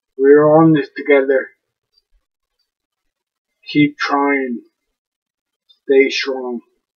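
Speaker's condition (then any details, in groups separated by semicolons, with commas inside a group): Cerebellar ataxia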